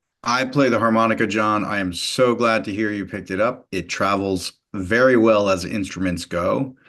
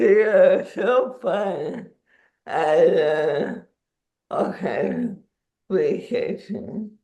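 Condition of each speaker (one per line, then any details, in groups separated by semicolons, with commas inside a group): No condition
ALS; sometimes cannot speak, needs interpreter, breathing concerns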